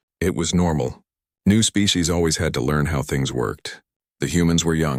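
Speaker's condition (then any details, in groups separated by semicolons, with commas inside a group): No condition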